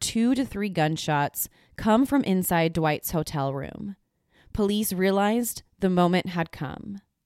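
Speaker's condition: No condition

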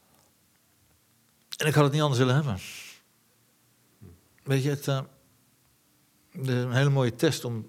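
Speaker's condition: Parkinson's disease; reading own book aloud beyond strength

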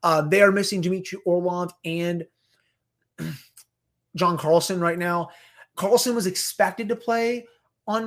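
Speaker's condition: No condition

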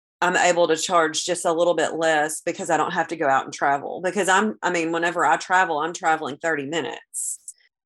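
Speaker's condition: No condition

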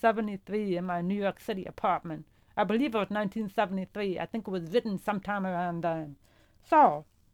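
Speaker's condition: Profound deafness; hears vowels but not consonants, uses hearing aids, no vibration felt

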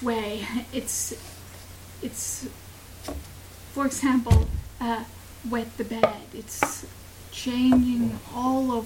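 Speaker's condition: Aphasia after stroke; fragmented phrases, word-finding errors, word substitutions, incomplete sentences

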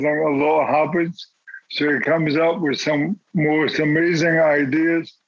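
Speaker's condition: Motor neurone disease; muscle wasting, onset with arm muscle twitching after retiring from rugby, incurable, no treatment; four and a half years since diagnosis, still able to eat and drink; still able to speak

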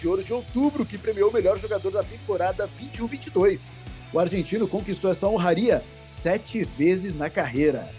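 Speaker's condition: No condition

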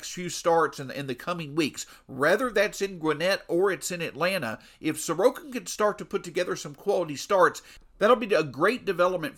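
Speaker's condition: No condition

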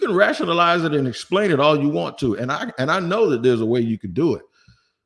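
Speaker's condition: No condition

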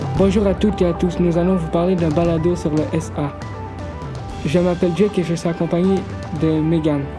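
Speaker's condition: No condition

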